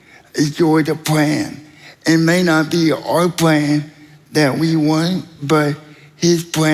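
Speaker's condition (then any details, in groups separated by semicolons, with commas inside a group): Cerebral palsy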